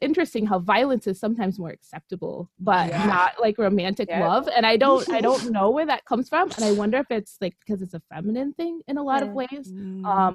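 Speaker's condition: No condition

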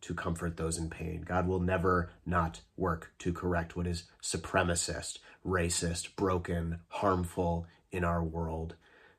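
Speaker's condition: No condition

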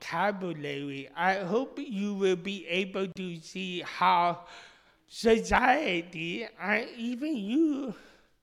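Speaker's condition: Speech impediment; initially misdiagnosed

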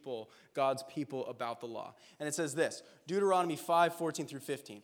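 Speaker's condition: No condition

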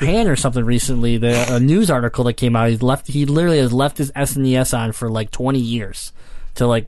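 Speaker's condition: Cleft palate; congenital

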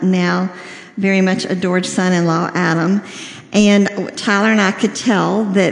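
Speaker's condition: Cleft lip and palate, severe

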